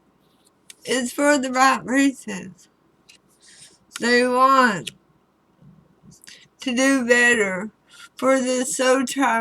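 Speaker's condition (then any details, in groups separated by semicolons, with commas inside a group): Throat cancer radiation damage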